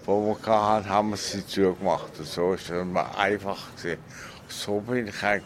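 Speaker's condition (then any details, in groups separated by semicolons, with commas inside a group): Stroke; sometimes speaks a bit slowly, lost some learned local West African languages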